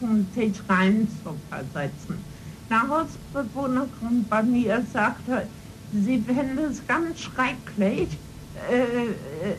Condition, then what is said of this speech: Cerebral palsy. Ich bin selber, wie man an dem Sprechen vielleicht hört, körperbehindert von Geburt an.